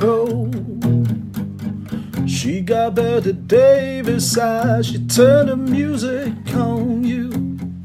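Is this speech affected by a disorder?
No.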